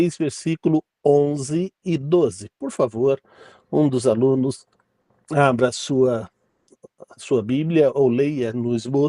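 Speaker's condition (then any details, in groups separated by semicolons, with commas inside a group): No condition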